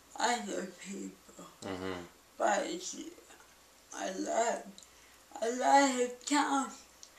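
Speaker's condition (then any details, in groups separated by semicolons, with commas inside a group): Cerebral palsy; balance and speech most affected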